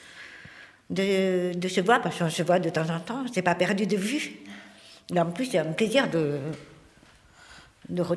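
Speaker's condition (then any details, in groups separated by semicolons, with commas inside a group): Hearing impairment; attended specialized school for hearing impaired; about monthly sessions with speech therapist Jackie for speaking and listening; still working to progress in speaking and listening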